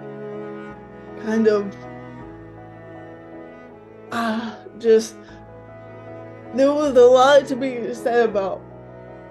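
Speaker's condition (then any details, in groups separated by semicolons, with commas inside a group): Cerebral palsy, mild; mouth affected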